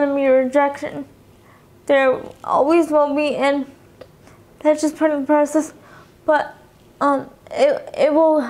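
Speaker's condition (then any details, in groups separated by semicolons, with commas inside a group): Cerebral palsy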